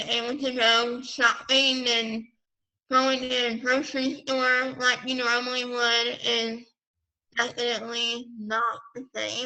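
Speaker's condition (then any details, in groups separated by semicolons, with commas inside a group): Pompe disease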